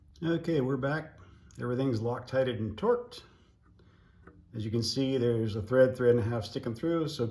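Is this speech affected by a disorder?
No.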